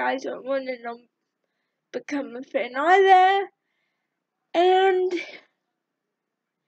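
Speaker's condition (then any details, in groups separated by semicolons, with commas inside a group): Cerebral palsy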